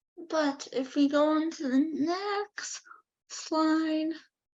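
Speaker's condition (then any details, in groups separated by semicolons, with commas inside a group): Cerebral palsy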